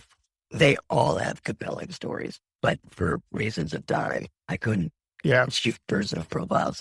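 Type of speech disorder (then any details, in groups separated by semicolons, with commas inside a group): Speech with a voice prosthesis; laryngectomy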